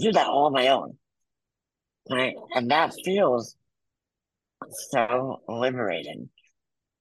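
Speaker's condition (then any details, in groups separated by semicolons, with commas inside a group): Muscular dystrophy; congenital, wheelchair user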